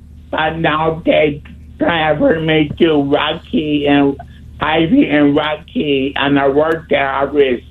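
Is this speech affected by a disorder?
Yes: speech impediment; wheelchair user; tries to talk really clearly.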